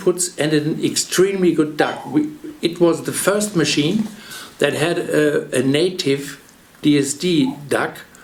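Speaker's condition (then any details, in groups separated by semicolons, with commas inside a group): No condition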